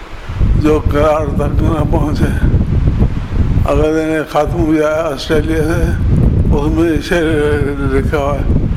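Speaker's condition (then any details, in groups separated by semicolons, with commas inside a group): Difficulty speaking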